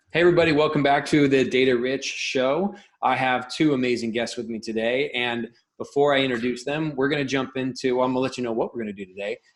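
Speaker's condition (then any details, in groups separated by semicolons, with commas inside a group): No condition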